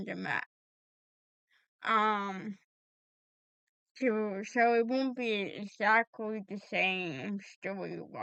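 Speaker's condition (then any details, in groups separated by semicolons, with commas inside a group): Cerebral palsy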